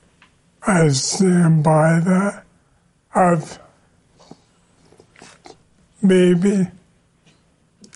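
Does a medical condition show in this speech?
Yes: ALS; slower form, onset at 52 with hand weakness, diagnosed at Mount Sinai, NFL head trauma suspected; body starting to fail, treatment from Dr. Merit Sukovich, Massachusetts General, slows progression by a third; voice has lost its timbre.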